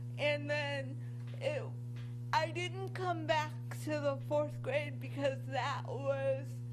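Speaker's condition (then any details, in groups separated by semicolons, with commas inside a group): Cerebral palsy; from birth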